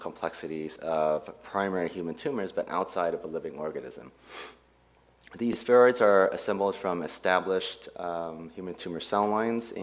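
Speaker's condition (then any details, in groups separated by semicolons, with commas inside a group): No condition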